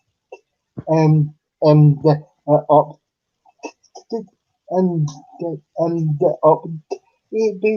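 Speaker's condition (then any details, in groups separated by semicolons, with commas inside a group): Cerebral palsy; unable to walk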